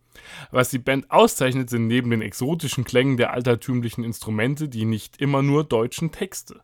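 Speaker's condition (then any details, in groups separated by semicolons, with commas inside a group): No condition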